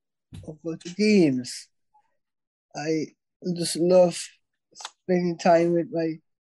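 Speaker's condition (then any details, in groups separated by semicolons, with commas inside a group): Down syndrome; congenital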